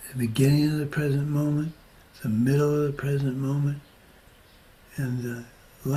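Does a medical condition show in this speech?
Yes: Parkinson's disease.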